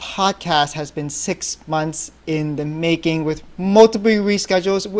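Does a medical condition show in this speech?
No.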